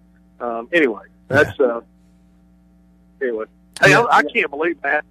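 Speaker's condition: No condition

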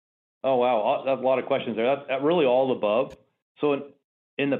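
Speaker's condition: No condition

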